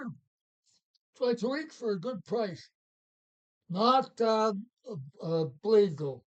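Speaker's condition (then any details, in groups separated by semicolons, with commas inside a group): Parkinson's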